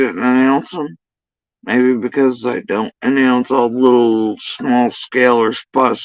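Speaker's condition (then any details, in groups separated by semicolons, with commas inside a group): Facial paralysis after surgery; tongue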